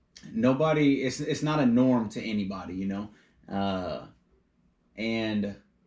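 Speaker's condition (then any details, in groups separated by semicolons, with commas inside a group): No condition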